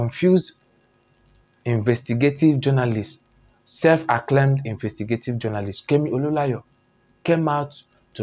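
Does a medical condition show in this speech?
No.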